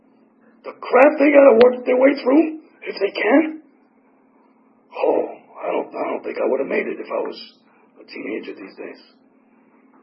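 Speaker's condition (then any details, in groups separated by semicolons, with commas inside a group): Tracheotomy; tracheotomy for 4 years, 8 surgeries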